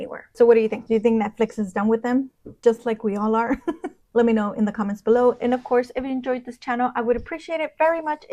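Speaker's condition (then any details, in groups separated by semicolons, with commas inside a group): No condition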